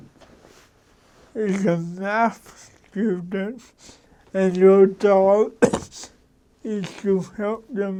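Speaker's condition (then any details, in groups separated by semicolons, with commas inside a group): Cerebral palsy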